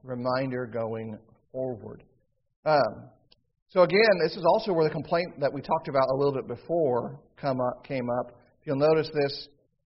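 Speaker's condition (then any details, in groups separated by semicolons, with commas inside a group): No condition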